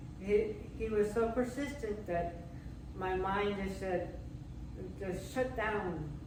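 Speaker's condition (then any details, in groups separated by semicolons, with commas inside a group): Cerebral palsy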